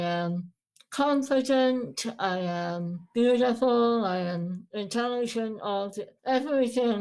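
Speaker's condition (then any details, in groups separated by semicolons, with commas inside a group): Moebius syndrome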